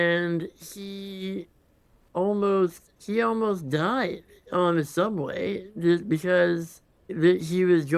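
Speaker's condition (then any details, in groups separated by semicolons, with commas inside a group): Congenital muscular dystrophy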